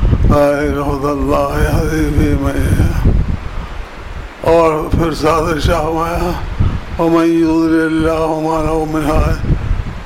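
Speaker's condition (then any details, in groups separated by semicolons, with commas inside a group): Difficulty speaking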